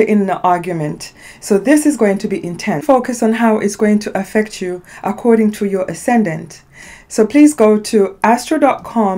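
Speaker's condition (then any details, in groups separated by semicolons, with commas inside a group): No condition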